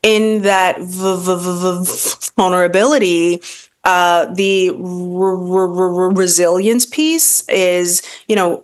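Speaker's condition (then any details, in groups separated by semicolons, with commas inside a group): Stuttering; lifelong stuttering; long-standing fear of talking, past avoidance of carrying conversations, stuttering held back career; repeated sounds, prolonged sounds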